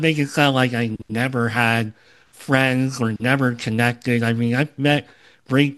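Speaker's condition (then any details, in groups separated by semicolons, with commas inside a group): Cleft lip and palate, Opitz G/BBB syndrome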